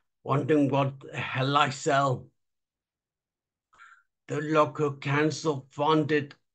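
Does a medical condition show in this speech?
Yes: traumatic brain injury.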